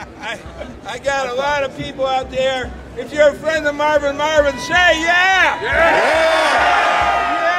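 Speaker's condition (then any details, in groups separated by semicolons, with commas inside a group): No condition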